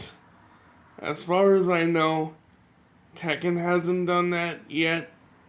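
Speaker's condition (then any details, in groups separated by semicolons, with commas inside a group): Cerebral palsy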